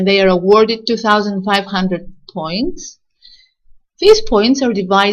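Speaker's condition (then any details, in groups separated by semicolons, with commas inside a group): No condition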